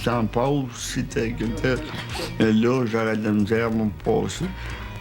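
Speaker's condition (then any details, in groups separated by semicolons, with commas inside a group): Cerebral palsy; present from birth; 37 years since onset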